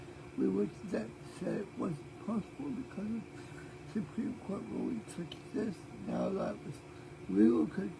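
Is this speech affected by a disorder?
Yes: cerebral palsy; present since birth.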